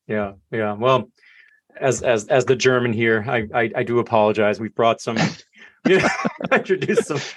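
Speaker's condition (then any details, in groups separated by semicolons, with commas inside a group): No condition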